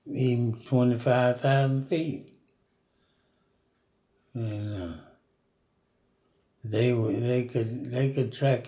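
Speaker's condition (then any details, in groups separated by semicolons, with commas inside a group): Parkinson's disease; never broken a bone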